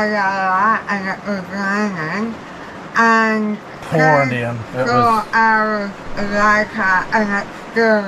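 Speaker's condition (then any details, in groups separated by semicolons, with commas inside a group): Jaw cancer surgery; tracheostomy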